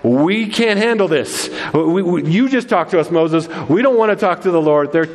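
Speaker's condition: No condition

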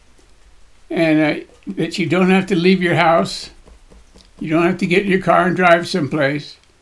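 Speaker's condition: Parkinson's disease; voice shakes, body shakes

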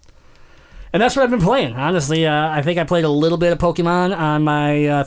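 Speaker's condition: Cleft palate; congenital cleft palate

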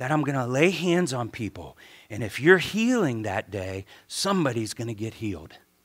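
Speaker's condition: No condition

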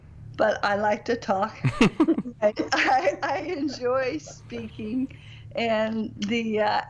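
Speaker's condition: Bulbar ALS; bulbar onset ALS, speech, expected faster progression, voice expected to go sooner

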